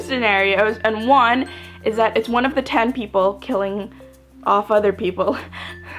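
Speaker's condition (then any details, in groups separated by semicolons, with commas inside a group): No condition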